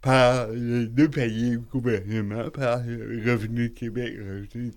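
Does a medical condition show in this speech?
Yes: cerebral palsy; wheelchair user, self-chosen stair-climbing wheelchair, unsubsidized, deductible as medical expense; self-described as speaking a bit oddly, host says not oddly at all.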